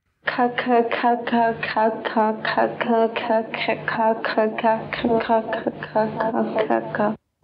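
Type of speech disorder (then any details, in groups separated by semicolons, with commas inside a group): Ataxic dysarthria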